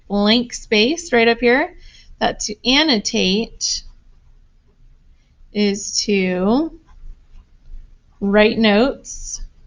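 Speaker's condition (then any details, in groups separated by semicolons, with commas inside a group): No condition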